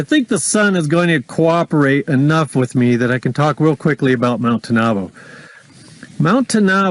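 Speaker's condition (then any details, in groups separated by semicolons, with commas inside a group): No condition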